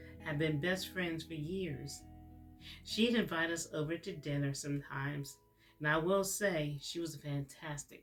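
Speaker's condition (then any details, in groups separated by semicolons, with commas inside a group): No condition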